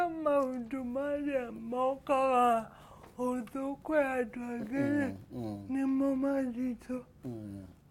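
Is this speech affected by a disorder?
Yes: cerebral palsy.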